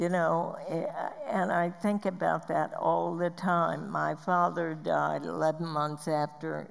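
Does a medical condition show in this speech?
Yes: spasmodic dysphonia.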